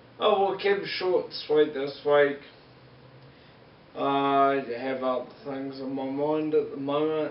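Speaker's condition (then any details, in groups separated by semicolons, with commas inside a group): Multiple sclerosis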